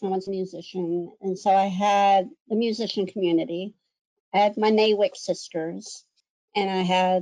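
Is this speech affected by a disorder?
Yes: cleft lip and palate; congenital cleft lip and cleft palate, 60 plus surgeries; one or two surgeries a year.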